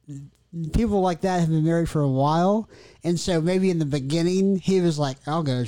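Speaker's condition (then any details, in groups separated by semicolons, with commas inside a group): Cleft lip and palate; congenital, lip scar, surgeries in childhood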